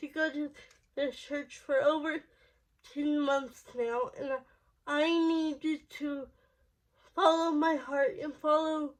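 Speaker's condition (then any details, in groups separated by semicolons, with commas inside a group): Cerebral palsy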